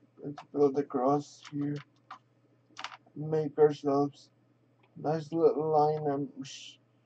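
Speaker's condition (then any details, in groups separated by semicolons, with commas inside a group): Quadriplegic cerebral palsy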